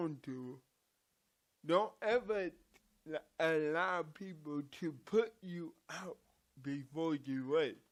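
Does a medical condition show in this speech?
Yes: cerebral palsy; from birth.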